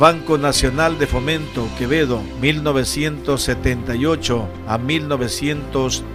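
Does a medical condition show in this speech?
No.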